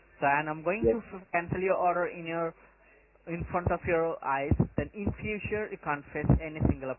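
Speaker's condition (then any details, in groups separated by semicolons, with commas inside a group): No condition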